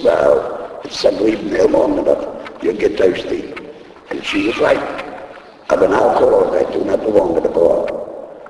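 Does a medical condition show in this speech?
Yes: laryngectomy; voice box removed by operation, voice first lost at racetrack.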